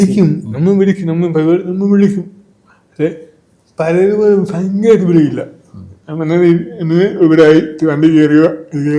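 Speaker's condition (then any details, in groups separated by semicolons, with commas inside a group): Cerebral palsy; from birth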